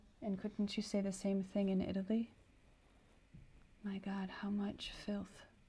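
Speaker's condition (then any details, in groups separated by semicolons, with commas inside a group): No condition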